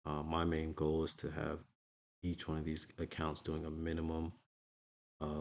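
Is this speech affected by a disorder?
No.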